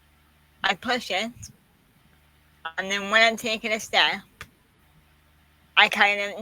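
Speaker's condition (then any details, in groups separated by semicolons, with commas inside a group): Quadriplegic cerebral palsy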